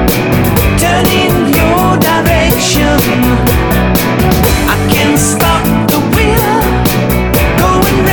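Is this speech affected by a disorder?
No.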